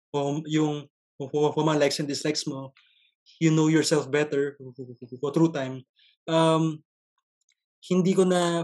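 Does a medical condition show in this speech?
Yes: stuttering; stutter since early childhood, noticed on entering grade school; ongoing stutter, actively coping through Toastmasters public speaking club and speech contests; broken, choppy non-fluent speech, dreads answering strangers like jeepney drivers, public communication affected; here repeated sounds.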